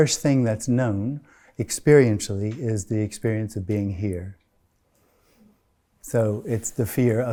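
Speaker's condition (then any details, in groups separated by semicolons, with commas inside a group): No condition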